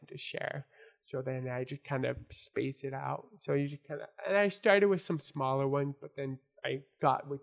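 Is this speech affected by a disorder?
Yes: born deaf, congenital; had to learn to speak and hear, hard, first full sentence at age five, English difficult.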